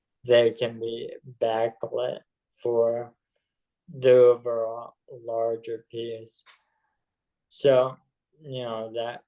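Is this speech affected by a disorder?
Yes: ALS.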